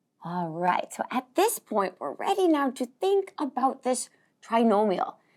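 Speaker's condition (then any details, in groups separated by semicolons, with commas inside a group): No condition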